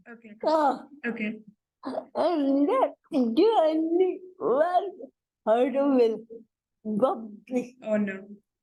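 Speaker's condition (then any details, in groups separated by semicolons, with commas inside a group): Cerebral palsy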